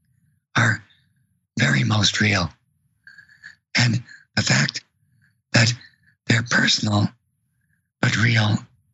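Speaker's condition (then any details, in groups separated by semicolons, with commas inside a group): Vocal cord paralysis; attributed to early childhood trauma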